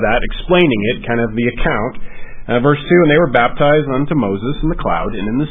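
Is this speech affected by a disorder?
No.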